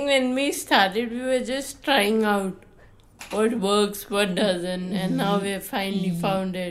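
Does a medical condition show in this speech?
Yes: Friedreich's ataxia; diagnosed age 12-13 in UAE, progressive muscle degeneration, described as terminal, wheelchair user since teens.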